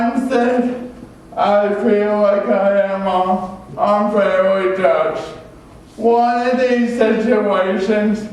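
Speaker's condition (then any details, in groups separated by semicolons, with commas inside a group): Cerebral palsy; much childhood speech therapy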